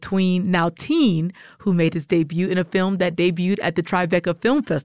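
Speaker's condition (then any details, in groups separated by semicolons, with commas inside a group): No condition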